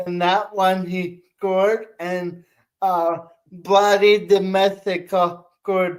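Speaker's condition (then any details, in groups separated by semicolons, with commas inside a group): Cerebral palsy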